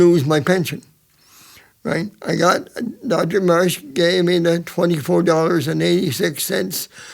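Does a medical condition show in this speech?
Yes: cerebral palsy; present from birth.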